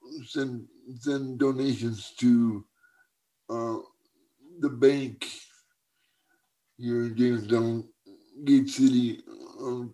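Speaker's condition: Cerebral palsy; uses wheelchair for mobility

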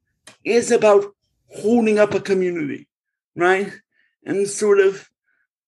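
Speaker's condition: Cerebral palsy; segregated schooling

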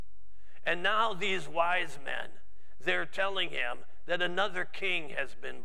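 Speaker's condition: No condition

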